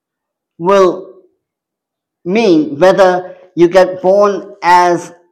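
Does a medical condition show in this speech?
Yes: cleft palate; congenital cleft palate.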